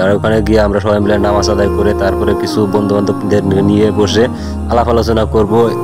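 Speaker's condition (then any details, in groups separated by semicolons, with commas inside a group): No condition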